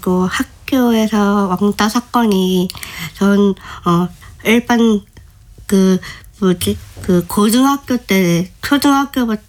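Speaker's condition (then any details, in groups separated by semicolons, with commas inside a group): Down syndrome; joint pain throughout body, body shape changes forced stop of ballet; speaks very well, communicates smoothly, disability barely noticeable, needed detailed concrete explanations from director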